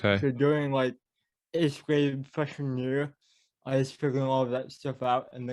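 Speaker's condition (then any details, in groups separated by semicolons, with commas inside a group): Cerebral palsy; mild speech impediment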